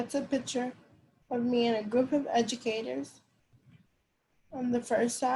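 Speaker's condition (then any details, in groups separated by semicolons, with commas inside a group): Cerebral palsy; cerebral palsy, uses wheelchair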